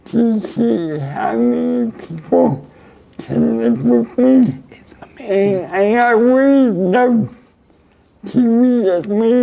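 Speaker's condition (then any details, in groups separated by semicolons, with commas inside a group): Cerebral palsy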